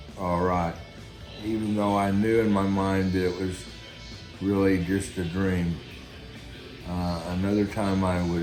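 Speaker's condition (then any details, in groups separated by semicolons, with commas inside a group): Guillain-Barré syndrome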